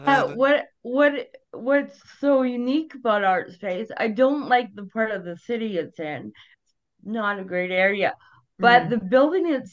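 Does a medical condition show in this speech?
Yes: cerebral palsy; onset at birth, needed resuscitation to breathe, diagnosed about 18 months later, physical therapy at Glen Rose Play School; always walked, atypical gait without natural rhythm, scooter for about 12 years; no speech therapy needed as child, thanks to mother.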